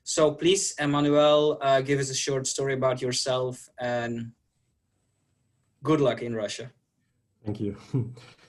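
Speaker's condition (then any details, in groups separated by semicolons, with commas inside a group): No condition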